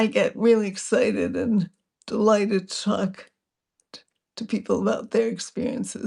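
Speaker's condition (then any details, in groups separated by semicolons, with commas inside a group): Multiple sclerosis; progressive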